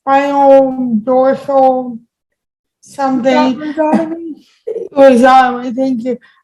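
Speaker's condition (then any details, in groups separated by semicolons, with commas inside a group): Cerebral palsy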